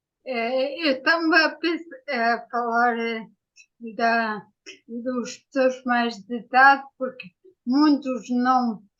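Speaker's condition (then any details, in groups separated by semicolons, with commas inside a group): Ataxia; acquired, brain injury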